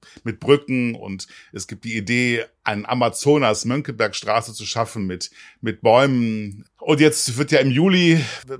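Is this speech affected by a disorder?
No.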